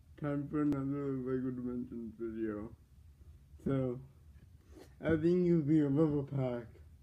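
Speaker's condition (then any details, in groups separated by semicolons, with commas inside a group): Cerebral palsy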